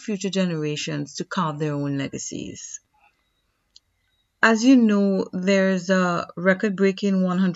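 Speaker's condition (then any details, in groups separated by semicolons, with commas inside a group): No condition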